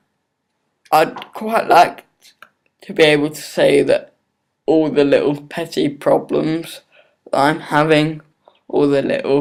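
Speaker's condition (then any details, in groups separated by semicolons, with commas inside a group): Cerebral palsy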